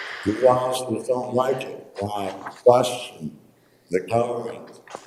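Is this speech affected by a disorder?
Yes: traumatic brain injury.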